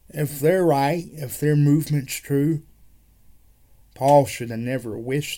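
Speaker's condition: Cerebral palsy; wheelchair user

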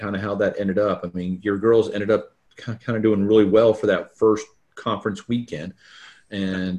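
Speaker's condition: No condition

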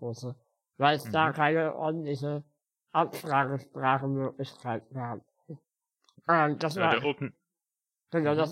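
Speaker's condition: Spinal muscular atrophy; uses wheelchair

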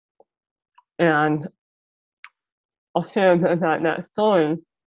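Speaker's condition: Muscular dystrophy; present from birth

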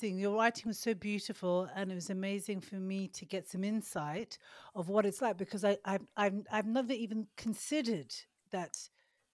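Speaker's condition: No condition

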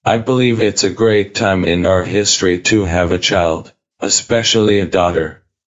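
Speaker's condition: ALS, speech-generating device; cannot speak

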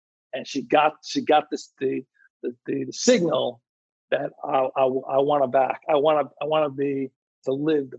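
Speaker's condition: Anomic aphasia after stroke; initially could neither understand nor speak, first year only 1,000-1,500 words, now word-finding problems

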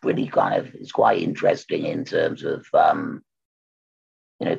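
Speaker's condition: Total laryngectomy; squamous cell cancer right vocal cord, radiotherapy, recurrence, total laryngectomy at Churchill, stoma breathing, valve; about three years since diagnosis, new valve fitted yesterday by salt team; croaky voice five years before diagnosis, voice now very good, better than before, accent kept

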